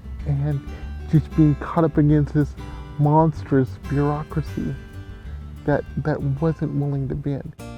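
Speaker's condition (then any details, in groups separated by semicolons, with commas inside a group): Cerebral palsy; from birth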